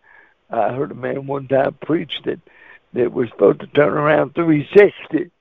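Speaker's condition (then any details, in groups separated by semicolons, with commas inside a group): Cerebral palsy; wheelchair user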